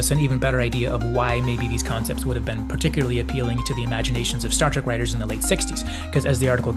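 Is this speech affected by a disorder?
No.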